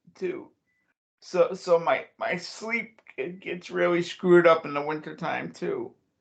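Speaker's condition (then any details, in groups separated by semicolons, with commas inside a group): Cerebral palsy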